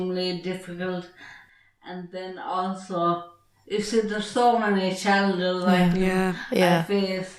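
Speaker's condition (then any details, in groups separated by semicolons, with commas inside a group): Traumatic brain injury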